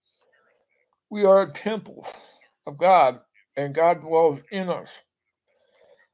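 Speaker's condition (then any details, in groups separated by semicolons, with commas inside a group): Parkinson's; speech impediment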